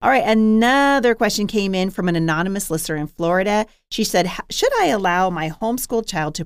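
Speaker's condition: No condition

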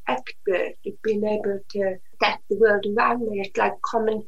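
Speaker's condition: Usher syndrome (deafblindness), profoundly deaf since birth, severe; genetic

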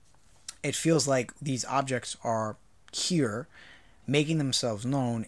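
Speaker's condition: No condition

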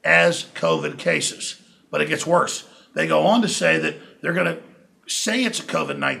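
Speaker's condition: No condition

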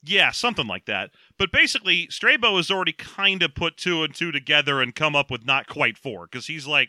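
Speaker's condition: No condition

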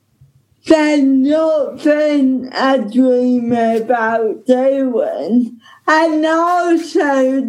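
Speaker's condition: Ataxic cerebral palsy; no breathing for 17 minutes

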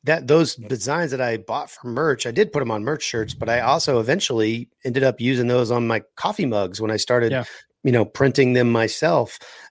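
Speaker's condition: No condition

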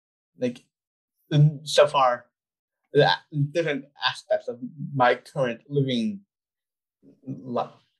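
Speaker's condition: Down syndrome; gave TEDx talk

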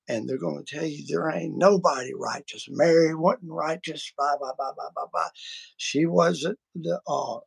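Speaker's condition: Vocal cord surgery; including laser treatment

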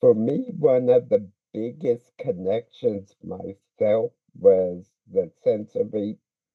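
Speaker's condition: Speech impediment

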